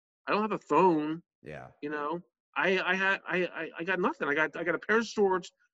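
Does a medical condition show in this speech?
Yes: stuttering; mumbles, self-described; here repeated words.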